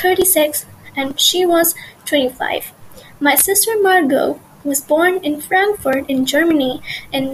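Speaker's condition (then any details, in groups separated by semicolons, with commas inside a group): No condition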